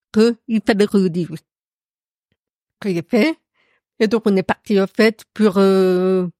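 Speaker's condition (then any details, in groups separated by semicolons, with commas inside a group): Profound deafness; audible accent from deafness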